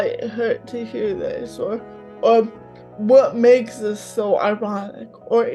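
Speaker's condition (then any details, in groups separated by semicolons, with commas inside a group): Cerebral palsy, mild; affects only mouth, lifelong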